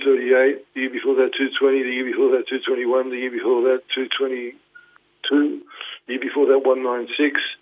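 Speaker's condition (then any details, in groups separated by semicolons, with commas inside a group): Parkinson's; led to retirement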